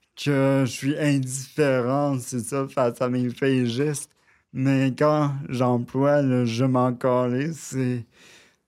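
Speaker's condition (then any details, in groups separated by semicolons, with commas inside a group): Cerebral palsy, near quadriplegia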